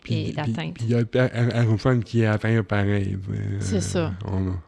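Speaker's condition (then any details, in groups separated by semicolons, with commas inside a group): Cerebral palsy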